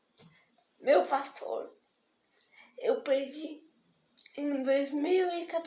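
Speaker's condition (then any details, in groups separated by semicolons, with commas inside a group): Spastic diplegic cerebral palsy; did not speak as young child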